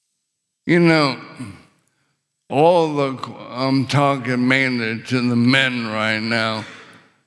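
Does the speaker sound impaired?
Yes: ALS; couldn't breathe.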